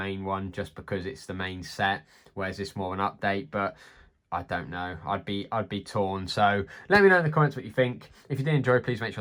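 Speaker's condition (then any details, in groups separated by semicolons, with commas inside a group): No condition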